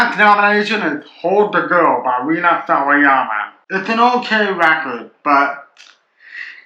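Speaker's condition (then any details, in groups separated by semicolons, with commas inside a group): Cerebral palsy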